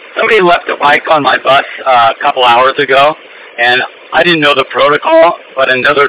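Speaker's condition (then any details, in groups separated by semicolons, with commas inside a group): No condition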